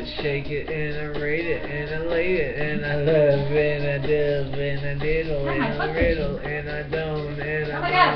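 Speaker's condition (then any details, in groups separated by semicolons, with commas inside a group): Brain injury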